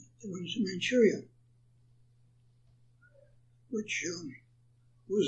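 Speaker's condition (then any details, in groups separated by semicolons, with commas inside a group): Parkinson's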